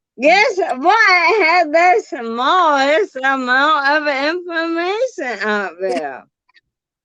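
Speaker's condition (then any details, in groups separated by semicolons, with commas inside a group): Bulbar ALS, bulbar onset; losing ability to speak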